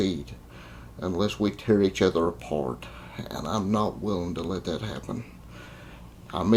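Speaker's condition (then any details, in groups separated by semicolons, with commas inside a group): Cerebral palsy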